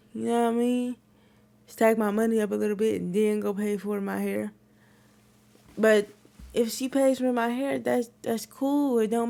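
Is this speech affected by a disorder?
Yes: cerebral palsy; wheelchair user.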